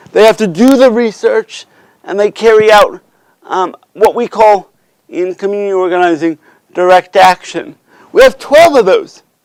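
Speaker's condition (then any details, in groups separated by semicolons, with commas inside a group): Cerebral palsy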